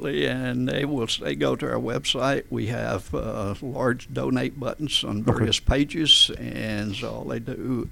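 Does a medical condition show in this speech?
Yes: spasmodic dysphonia; vocal folds slam together.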